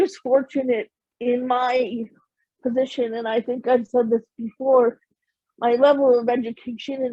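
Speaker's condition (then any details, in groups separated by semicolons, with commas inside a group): Cerebral palsy; premature birth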